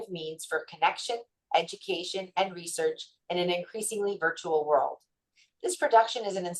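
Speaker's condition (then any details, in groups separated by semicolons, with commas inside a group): No condition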